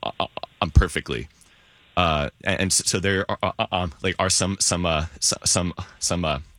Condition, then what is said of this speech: Stuttering. Oh, well, I can real stutter or I can go like that. That actually turned real a little bit.